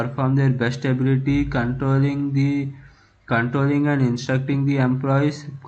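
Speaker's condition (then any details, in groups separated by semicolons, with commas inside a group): No condition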